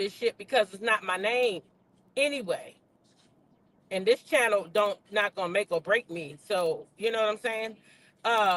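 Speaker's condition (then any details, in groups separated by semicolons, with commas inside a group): No condition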